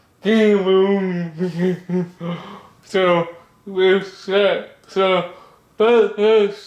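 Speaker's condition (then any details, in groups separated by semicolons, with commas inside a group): Cerebral palsy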